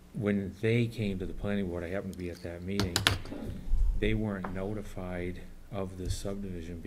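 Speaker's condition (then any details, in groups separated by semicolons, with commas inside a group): No condition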